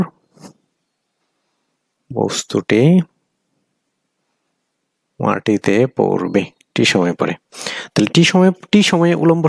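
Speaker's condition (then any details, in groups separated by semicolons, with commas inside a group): No condition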